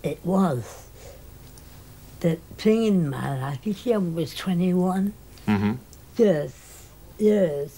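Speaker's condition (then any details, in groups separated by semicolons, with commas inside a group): Huntington's disease; autosomal dominant, inherited; no swallowing problems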